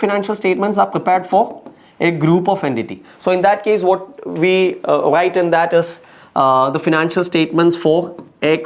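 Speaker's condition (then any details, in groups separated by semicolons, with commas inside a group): No condition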